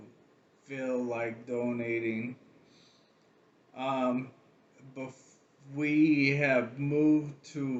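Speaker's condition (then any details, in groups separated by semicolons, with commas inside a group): ALS; can still talk a little, breathing tests good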